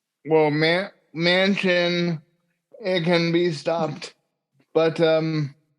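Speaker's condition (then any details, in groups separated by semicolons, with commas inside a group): Cerebral palsy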